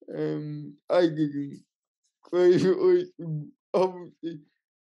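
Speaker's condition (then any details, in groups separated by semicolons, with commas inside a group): Cerebral palsy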